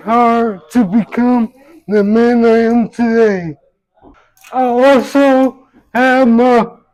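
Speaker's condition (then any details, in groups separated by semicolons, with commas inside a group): Traumatic brain injury; motor vehicle accident; about 3.5 years since injury, early coordination problems; voice affected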